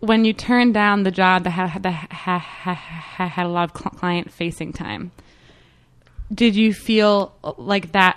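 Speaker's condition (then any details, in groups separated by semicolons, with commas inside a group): Stuttering; had stuttering therapy; openly discloses stuttering in job interviews; sometimes fluent when disclosing, slows down to explain stuttering to listeners; repeated sounds, prolonged sounds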